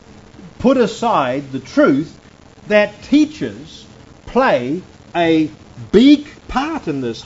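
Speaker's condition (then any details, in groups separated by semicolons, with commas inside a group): No condition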